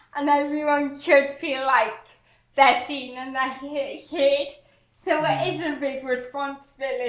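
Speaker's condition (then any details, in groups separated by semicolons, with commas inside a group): Cerebral palsy; talks differently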